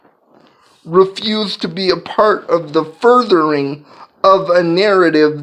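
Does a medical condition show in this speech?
Yes: cerebral palsy.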